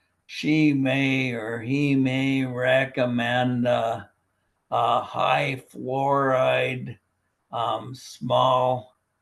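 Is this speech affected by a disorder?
Yes: primary lateral sclerosis, bulbar onset.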